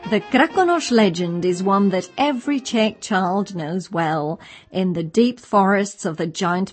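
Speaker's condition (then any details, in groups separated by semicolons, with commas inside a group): No condition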